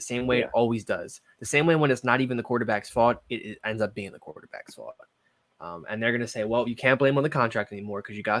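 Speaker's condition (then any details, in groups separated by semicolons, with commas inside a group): No condition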